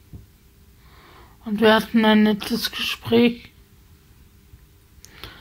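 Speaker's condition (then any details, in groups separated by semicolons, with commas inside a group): Spasticity from birth; multiple sclerosis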